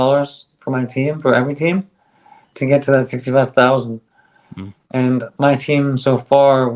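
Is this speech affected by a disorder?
Yes: ALS; taking a drug; on drug, stronger bite, speaks better.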